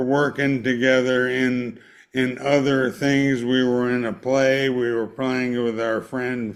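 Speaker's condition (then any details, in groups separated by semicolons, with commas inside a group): ALS; motor neuron disease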